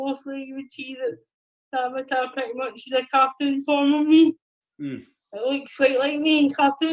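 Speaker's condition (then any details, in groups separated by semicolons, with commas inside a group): Cerebral palsy; premature birth, infant breathing stop, non-progressive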